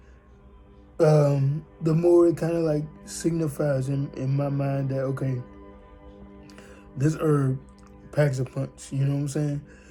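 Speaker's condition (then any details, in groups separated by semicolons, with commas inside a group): Cerebral palsy, spastic diplegia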